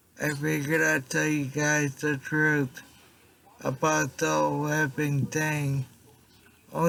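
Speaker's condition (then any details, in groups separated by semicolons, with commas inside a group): Traumatic brain injury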